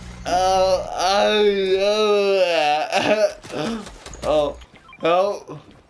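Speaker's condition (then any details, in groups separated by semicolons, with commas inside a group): Cerebral palsy; atypical speech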